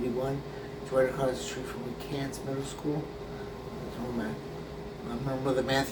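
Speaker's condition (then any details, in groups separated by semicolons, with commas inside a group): Brain injury; memory greatly affected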